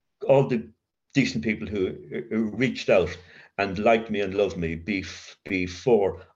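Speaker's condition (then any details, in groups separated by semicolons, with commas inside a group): Covert stutter; severe childhood stutter with blocks, linked to adverse childhood experience, child guidance clinic, speechless while drinking; covert since early sobriety in AA, about 40 years, occasional blocks, talks easily at meetings; stutters mostly in mind, thinks ahead around feared words, voice long felt fake; repeated sounds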